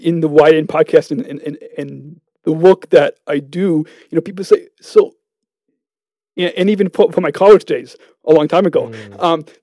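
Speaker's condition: Stuttering; lifelong stuttering; repeated sounds, repeated words

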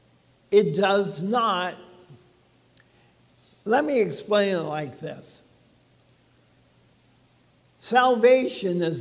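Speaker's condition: ALS; talks funny, speech sounds abnormal

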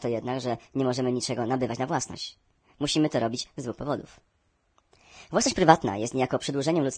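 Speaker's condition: No condition

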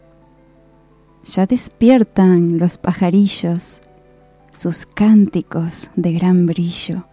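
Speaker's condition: No condition

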